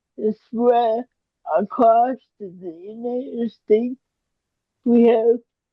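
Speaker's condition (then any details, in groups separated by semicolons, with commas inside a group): Cerebral palsy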